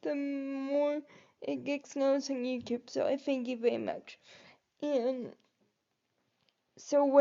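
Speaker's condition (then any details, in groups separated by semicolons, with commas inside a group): Cerebral palsy; able to articulate and speak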